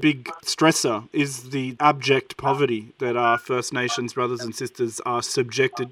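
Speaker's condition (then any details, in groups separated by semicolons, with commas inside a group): No condition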